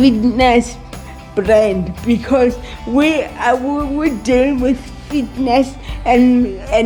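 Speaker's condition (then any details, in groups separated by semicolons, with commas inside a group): Cerebral palsy; moderate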